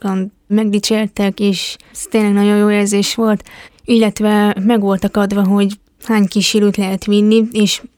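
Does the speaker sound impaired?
Yes: hearing impairment; competes in deaf athletics at the Deaflympics.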